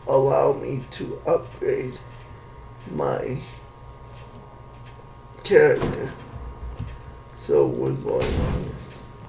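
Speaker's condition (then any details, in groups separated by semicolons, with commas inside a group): Cerebral palsy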